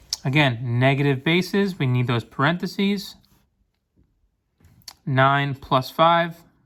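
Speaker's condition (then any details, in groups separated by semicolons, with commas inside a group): No condition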